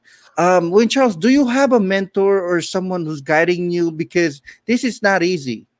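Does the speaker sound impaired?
No.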